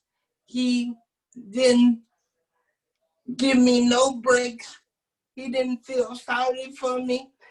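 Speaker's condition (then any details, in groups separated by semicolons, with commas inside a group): Cerebral palsy; present from birth; predicted never to speak, now speaks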